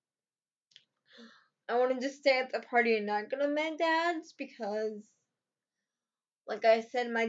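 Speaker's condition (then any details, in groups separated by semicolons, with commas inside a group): Cerebral palsy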